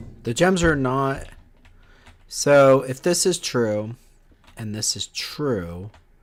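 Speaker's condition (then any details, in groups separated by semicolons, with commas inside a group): No condition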